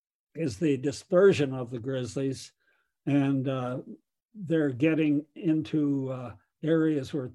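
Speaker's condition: No condition

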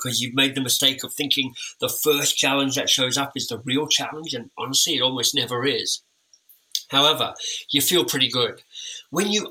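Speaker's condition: Cleft lip and palate; orthodontic treatment

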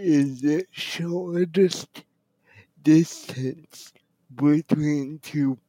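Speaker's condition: Cerebral palsy; wheelchair user

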